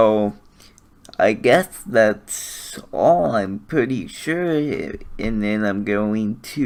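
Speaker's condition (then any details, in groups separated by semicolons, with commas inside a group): Cerebral palsy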